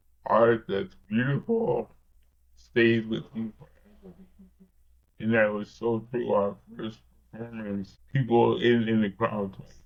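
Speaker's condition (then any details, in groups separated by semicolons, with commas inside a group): Cerebral palsy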